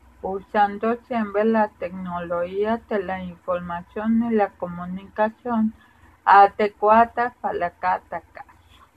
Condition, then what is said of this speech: Cerebral palsy. Tengo un diagnóstico de parálisis cerebral es decir, que tengo poco equilibrio, dificultad al caminar, al hablar